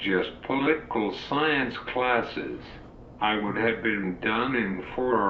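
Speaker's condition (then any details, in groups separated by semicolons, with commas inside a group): Cerebral palsy; uses wheelchair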